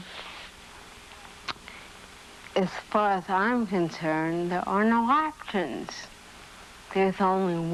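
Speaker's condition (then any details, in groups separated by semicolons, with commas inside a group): Dystonia musculorum deformans; spinal cord stimulator implanted in neck; most of life, pain largely relieved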